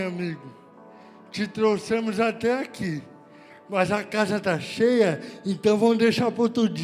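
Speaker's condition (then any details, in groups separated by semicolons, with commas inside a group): Cerebral palsy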